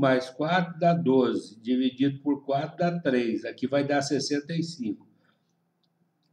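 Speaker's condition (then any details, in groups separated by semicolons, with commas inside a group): No condition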